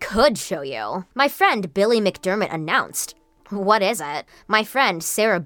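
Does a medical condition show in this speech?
No.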